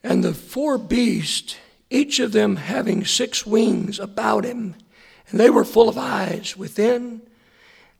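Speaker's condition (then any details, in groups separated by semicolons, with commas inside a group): Hoarseness after vocal cord surgery; earlier doctor attributed voice problem to aging, second opinion sought; post-operative check on Monday good, vocal cords look straight, hoarseness remains; hard to hear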